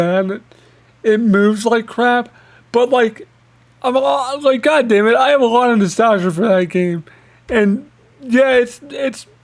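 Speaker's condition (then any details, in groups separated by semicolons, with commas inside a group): Cerebral palsy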